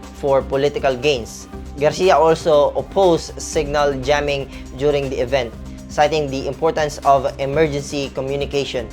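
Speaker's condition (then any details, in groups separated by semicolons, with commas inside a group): No condition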